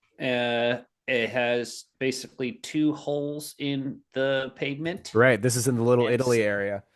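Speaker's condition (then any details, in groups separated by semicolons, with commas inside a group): No condition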